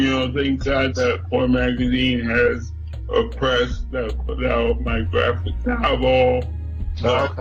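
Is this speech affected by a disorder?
Yes: cerebral palsy.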